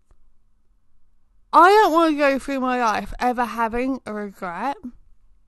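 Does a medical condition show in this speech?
Yes: tongue cancer; oral cancer starting as tongue patch, spread to neck lymph nodes, HPV suspected trigger, late presentation; chemotherapy, no spread beyond lymph nodes, windpipe clear on x-ray.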